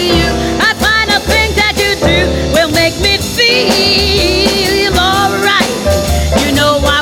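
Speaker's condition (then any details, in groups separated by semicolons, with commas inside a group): No condition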